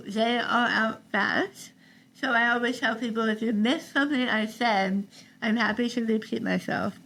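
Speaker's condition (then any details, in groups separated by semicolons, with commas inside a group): Tongue cancer, partial glossectomy, forearm graft; over half tongue removed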